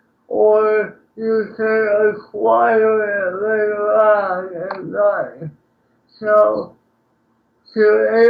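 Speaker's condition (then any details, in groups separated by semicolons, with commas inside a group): Cerebral palsy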